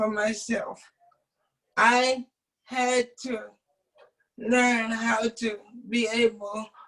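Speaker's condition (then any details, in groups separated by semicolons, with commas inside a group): Cerebral palsy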